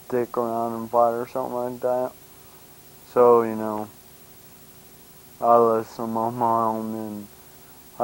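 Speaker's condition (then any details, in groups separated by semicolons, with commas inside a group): Brain injury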